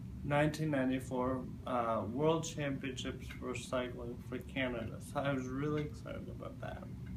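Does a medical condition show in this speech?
Yes: cerebral palsy; present from birth; diagnosed around age 2.5.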